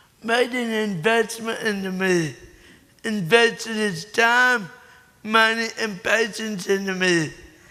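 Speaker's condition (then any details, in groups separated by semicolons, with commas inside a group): Cerebral palsy; born premature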